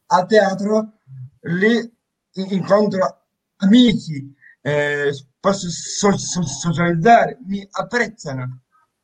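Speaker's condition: Stuttering; ongoing online speech therapy via Skype with a speech therapist, long-term, with another young man; stutters too much, working on voice to sound smoother in scripts and monologues; repeated sounds

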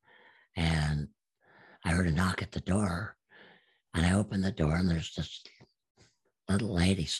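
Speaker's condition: Absent vocal cords; speech therapist saw no hope

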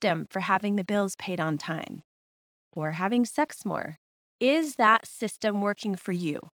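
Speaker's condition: No condition

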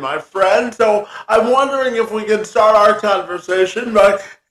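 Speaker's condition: Spastic quadriplegic cerebral palsy; from birth, legs affected, cannot walk normally, uses walker and wheelchair; muscles contract faster without movement, walks with walker 30-45 minutes, lifts weights, swims

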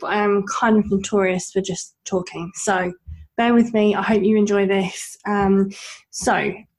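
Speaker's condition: Bilateral cleft lip and palate; congenital, fed as infant on Man bottle squeeze feeding bottle

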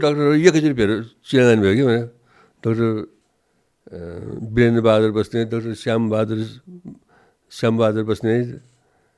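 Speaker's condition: Parkinson's disease; DBS advised by Dr Takaomi Taira

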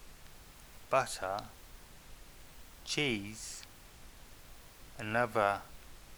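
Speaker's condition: Multiple sclerosis; no medication for first 10 years, relatively stable then, hospitalised about 2 years ago; may be starting to slur words, slowed reading pace

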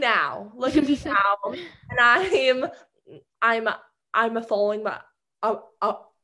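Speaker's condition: Stuttering; stuttering since childhood, has had speech therapy; speaks in a different way, self-described as communicating just fine; repeated words, blocks

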